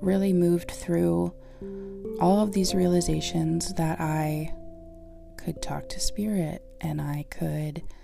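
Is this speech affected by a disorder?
No.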